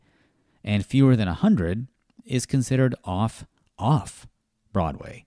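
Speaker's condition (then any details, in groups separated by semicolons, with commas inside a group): No condition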